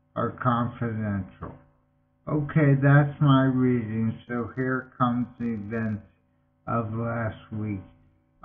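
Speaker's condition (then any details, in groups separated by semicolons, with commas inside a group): Multiple sclerosis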